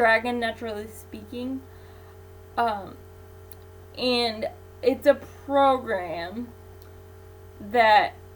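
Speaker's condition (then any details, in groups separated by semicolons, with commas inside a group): Cerebral palsy; infant ventilator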